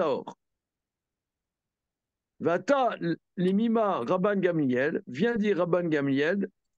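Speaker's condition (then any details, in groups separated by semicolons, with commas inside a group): No condition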